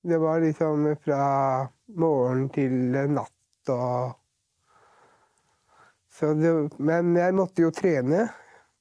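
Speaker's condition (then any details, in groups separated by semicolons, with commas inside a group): Down syndrome; present since birth; age 43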